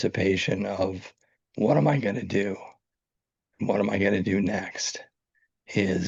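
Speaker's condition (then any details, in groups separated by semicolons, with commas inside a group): ALS; brain-computer interface implant; about 3.5 years with ALS, implant recently started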